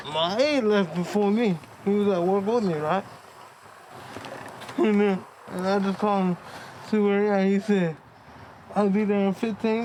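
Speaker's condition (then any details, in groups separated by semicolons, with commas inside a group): Cerebral palsy, spastic quadriplegic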